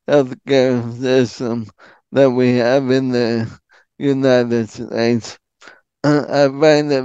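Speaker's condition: ALS; frequent throat clearing

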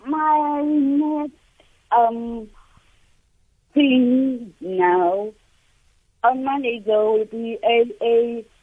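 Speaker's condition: Cerebral palsy; competes in prone adaptive surfing category, needs assistance into the water

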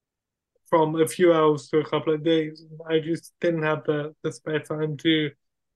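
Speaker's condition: Cerebral palsy; acquired brain injury, wheelchair user, many surgeries, hospital school and rehab ages nine to twelve, physio

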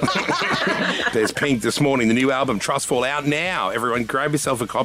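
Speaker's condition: No condition

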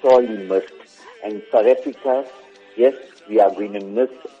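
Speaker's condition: No condition

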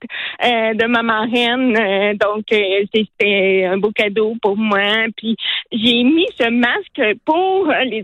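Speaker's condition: Hearing loss; hard of hearing, relies on lip reading; uses cotton mask with soft transparent plexiglas window so lips can be seen

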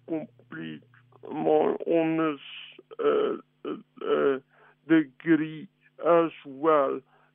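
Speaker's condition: Cerebral palsy; affects speed of communication

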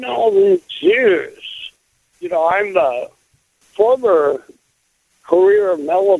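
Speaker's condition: Stroke; stroke at age 75; recent stroke; apologizes for presentation of speech after stroke, asks listeners to look for substance

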